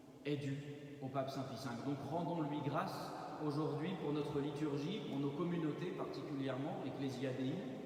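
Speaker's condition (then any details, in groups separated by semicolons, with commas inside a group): No condition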